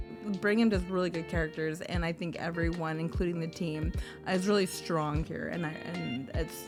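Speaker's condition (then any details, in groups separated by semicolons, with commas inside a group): No condition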